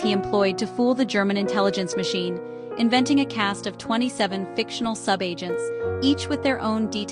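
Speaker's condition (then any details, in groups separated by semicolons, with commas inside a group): No condition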